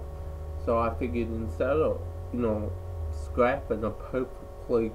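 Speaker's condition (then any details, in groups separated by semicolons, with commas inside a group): Cerebral palsy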